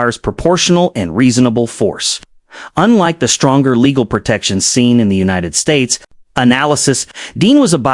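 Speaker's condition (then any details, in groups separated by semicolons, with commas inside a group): No condition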